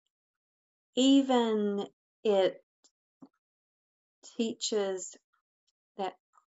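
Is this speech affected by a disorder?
Yes: stuttering; stuttering since childhood, childhood speech therapy, no cure; currently in speech therapy, neck relaxation and breathing techniques, fluency skills; still stutters, notably on own name or number, therapy increased fluency; here blocks.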